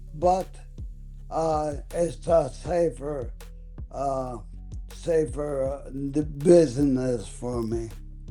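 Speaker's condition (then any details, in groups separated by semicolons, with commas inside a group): ALS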